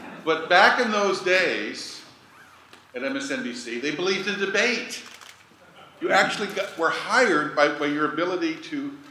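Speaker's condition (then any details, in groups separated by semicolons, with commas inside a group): No condition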